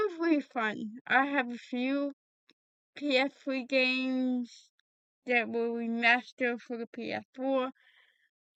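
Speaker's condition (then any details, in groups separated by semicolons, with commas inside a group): Cerebral palsy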